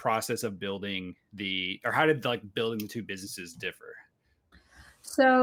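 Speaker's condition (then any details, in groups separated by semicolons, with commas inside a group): No condition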